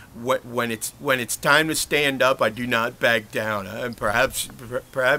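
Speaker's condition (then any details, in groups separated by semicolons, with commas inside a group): No condition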